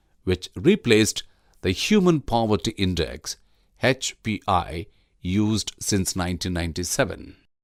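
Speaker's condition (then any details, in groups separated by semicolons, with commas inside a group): No condition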